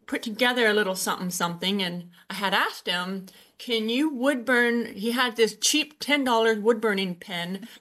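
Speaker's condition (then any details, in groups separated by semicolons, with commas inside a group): Usher syndrome, born deaf; Usher syndrome type 2, born deaf or hard of hearing, hearing aids from age 2, vision loss, diagnosed age 19; no balance issues, uses hearing aids, signs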